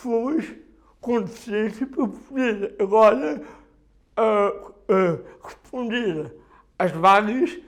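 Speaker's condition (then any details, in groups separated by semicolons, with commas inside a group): Cerebral palsy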